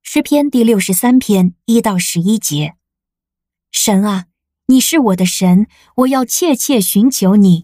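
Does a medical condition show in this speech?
No.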